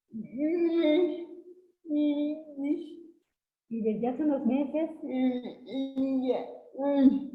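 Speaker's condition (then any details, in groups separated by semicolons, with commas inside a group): Cerebral palsy; since birth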